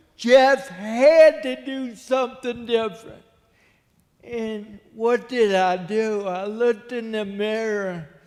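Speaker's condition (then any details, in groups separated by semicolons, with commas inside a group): Cerebral palsy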